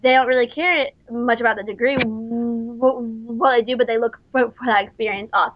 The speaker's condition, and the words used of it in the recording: Stuttering. I think it might be that I talk in a different voice, too, when I'm, like, in that work mode, maybe.